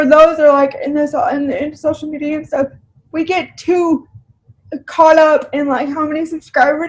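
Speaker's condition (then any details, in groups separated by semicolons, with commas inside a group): Cerebral palsy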